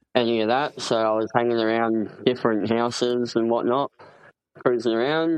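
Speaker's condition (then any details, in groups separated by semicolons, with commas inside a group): Cleft palate; congenital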